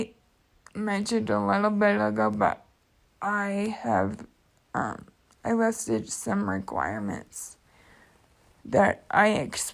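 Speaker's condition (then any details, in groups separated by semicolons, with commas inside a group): Cerebral palsy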